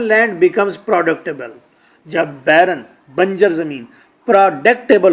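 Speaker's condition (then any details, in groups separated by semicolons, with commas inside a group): No condition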